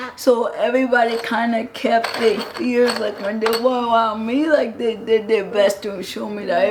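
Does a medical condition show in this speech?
Yes: cerebral palsy.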